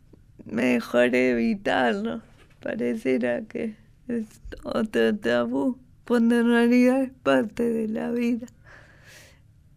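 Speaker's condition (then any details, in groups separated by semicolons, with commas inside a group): Cerebral palsy; manner of speaking and moving affected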